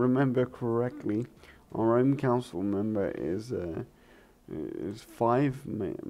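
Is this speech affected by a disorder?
Yes: cerebral palsy.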